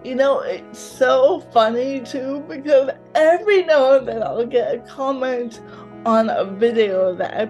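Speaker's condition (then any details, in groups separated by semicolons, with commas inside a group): Cerebral palsy; lifelong very mild cerebral palsy, affects mouth and hands, slight balance problems, mild outward physical disability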